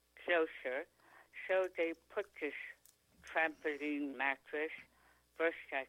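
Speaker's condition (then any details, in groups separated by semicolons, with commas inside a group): Tongue cancer; chronic sore throat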